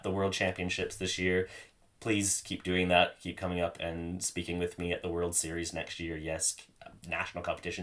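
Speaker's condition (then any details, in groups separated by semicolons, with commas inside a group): No condition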